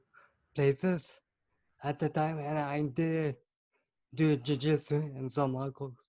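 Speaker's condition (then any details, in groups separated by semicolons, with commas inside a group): Cerebral palsy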